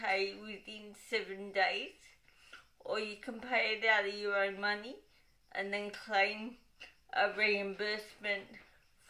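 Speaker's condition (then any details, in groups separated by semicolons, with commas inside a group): Cerebral palsy, dystonic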